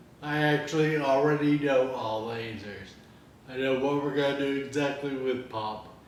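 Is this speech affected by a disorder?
Yes: Friedreich ataxia; inherited.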